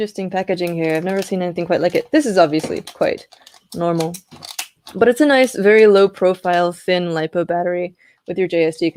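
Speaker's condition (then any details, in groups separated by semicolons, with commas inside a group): No condition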